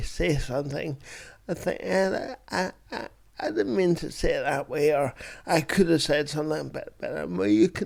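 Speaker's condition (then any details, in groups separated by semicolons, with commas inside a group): Cerebral palsy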